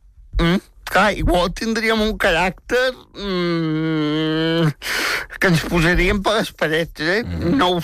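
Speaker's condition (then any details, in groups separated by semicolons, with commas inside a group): Spastic tetraplegic cerebral palsy; aged 26, no further improvement expected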